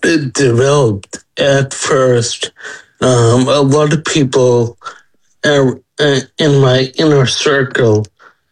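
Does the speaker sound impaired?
Yes: Friedreich's ataxia; diagnosed at age 19, onset with balance and gait problems, wheelchair user about 25 years; 28 years since diagnosis, progressive, on Skyclarys over 2 years, 3 pills daily, nystagmus slowed; hard-to-understand speech with progression, speech and swallowing improved on Skyclarys, more speech confidence.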